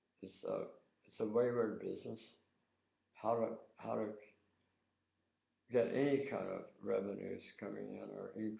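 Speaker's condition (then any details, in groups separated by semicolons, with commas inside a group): Tongue cancer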